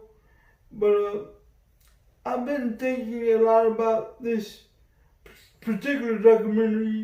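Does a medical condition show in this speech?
Yes: cerebral palsy.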